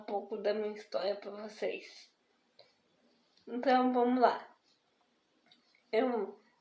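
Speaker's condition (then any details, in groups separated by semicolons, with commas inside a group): Spastic diplegic cerebral palsy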